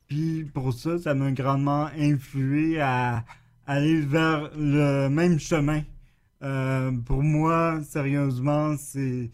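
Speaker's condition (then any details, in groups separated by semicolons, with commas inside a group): Cerebral palsy; stable, major physical limitation, spasms more on right side, physical conditioning, intervention plans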